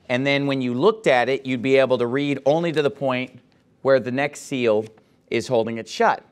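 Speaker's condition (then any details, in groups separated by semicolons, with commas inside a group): No condition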